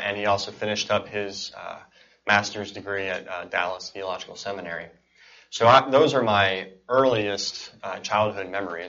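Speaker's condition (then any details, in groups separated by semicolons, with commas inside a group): Cleft palate and cleft lip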